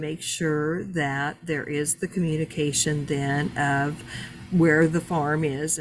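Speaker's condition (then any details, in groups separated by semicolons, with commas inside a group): No condition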